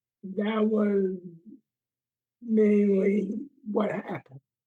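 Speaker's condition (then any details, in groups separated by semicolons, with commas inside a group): Parkinson's disease; implanted neurostimulator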